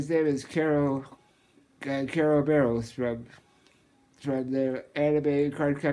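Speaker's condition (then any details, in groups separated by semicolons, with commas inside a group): Muscular dystrophy, Duchenne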